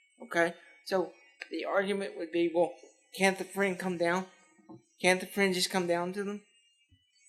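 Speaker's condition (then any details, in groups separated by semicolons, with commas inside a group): Cerebral palsy; lifelong physical disability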